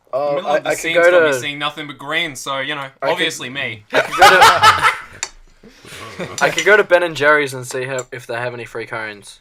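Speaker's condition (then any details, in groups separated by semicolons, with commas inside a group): No condition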